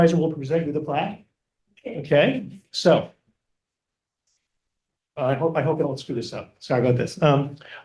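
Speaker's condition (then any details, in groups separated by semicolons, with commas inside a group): No condition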